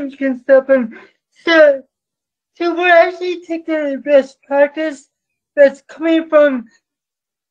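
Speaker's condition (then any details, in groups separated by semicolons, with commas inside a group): Cerebral palsy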